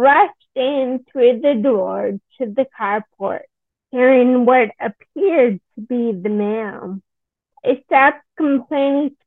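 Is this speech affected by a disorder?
Yes: Friedreich's ataxia; speech and swallowing issues, unclear whether from Friedreich's ataxia or multiple sclerosis.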